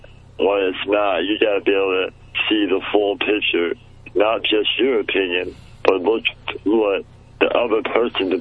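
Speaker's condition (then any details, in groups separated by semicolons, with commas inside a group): Muscular dystrophy; childhood onset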